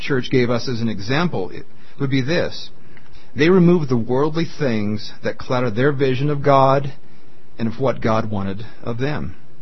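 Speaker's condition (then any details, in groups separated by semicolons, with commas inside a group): No condition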